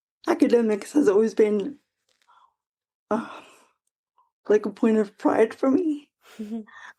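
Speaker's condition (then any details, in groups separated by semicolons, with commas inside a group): Quadriplegic cerebral palsy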